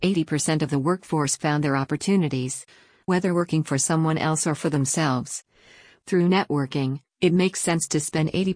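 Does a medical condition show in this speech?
No.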